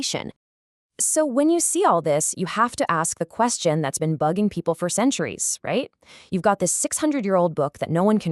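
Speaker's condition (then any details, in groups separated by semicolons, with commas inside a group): No condition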